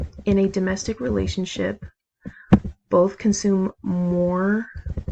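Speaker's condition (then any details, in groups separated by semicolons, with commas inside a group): No condition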